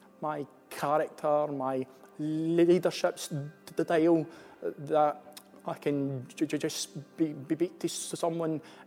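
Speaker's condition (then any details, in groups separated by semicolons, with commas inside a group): Stammer; stammer since at least young infantry recruit age, noticed by recruiting sergeant; stammer noticeable to listeners; repeated sounds, blocks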